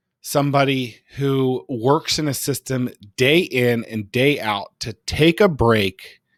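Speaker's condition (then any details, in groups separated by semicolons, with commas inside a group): No condition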